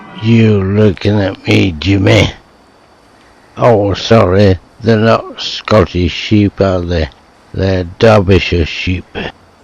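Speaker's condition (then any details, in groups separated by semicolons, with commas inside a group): Motor neuron disease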